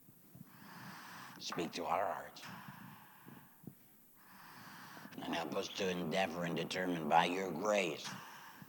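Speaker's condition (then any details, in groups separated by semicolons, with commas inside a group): Laryngectomy; says used to serve God with voice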